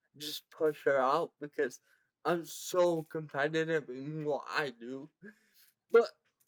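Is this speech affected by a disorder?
Yes: cerebral palsy; present from birth, severe.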